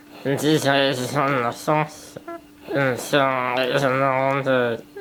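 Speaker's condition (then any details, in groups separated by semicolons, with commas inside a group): Spinal muscular atrophy type 1; speech needs translating by companion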